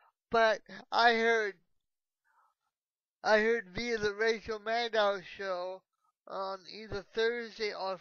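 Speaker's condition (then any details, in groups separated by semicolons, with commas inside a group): Cerebral palsy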